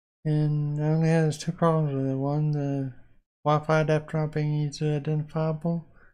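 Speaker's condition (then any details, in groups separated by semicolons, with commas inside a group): Parkinson's disease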